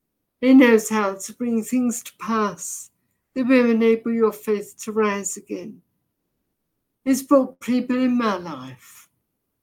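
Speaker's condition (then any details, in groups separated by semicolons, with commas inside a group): Deafness, severe; effectively profoundly deaf, hears noises but cannot identify them, sees blurs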